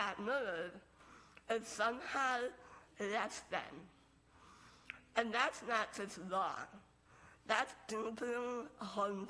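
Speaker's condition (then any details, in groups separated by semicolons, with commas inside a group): Moebius syndrome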